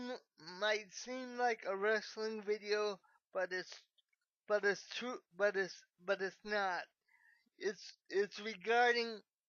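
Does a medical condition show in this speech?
Yes: cerebral palsy.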